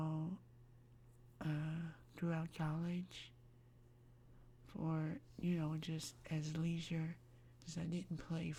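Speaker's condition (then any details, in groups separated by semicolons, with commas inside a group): Myasthenia gravis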